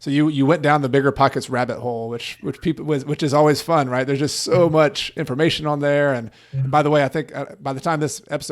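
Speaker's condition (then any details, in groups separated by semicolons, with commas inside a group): No condition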